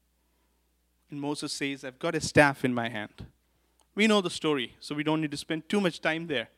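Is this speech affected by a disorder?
No.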